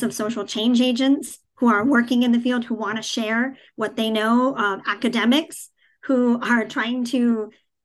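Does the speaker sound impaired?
Yes: cleft palate, cleft palate without cleft lip.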